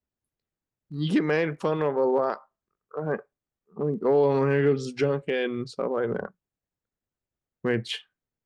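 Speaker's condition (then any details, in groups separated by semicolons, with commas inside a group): Friedreich's ataxia; diagnosed age 14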